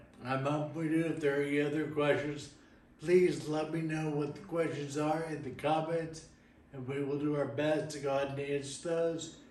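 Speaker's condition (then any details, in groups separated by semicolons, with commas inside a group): Friedreich's ataxia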